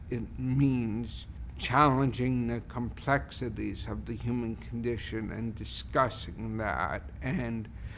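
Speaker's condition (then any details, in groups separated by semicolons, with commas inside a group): Cerebral palsy; speech primarily affected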